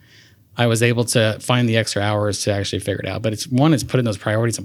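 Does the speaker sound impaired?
No.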